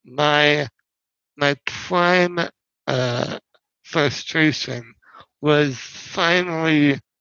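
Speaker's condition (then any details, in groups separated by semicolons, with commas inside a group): Spinal muscular atrophy; wheelchair user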